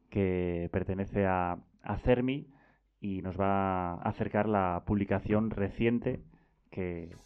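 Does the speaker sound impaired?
No.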